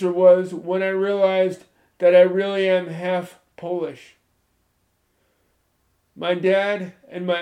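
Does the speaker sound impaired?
Yes: spastic cerebral palsy, moderate; from spinal meningitis at birth, born 2 months premature, mainly legs, secondarily arms and hands.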